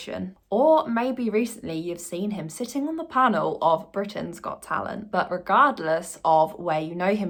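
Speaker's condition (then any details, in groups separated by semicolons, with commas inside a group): No condition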